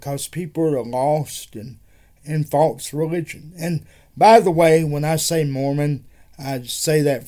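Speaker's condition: Cerebral palsy; wheelchair user

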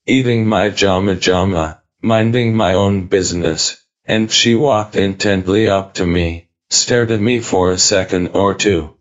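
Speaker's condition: ALS, speech-generating device; silences while typing

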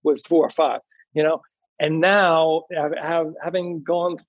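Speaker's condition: Anomic aphasia after stroke; right side unable to move, initially global aphasia per SLPs, then Broca's, now anomic aphasia; initially could neither understand nor speak, first year only 1,000-1,500 words, now word-finding problems

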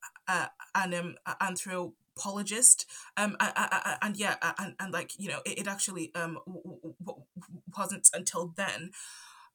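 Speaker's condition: Stutter; onset around age 5 after move from Zambia to UK, none before per parents, cause unknown; adult, ongoing stutter; stutters here and there, stutter affects talking, often stays quiet to avoid stuttering; repeated sounds, repeated words, prolonged sounds, blocks

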